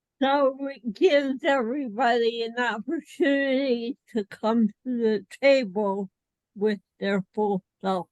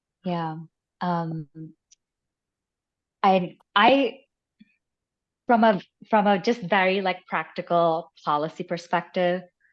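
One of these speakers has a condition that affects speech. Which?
The first: cerebral palsy; speech and movement visibly affected.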